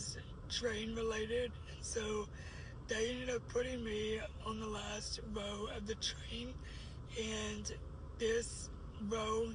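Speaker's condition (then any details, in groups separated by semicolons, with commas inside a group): Cerebral palsy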